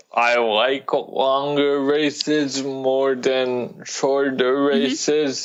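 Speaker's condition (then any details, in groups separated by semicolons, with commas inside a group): Cerebral palsy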